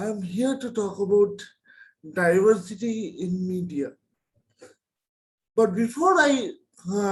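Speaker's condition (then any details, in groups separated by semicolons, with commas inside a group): Cerebral palsy; present from birth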